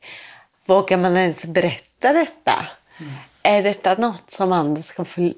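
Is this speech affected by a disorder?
Yes: cerebral palsy; cerebral palsy from birth asphyxia, umbilical cord around neck, born without heartbeat, resuscitated.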